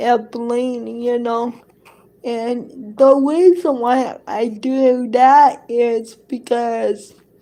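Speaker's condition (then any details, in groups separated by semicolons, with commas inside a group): Cerebral palsy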